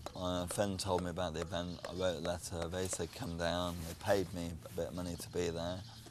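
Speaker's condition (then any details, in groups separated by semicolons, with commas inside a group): Cerebral palsy; speech defect since childhood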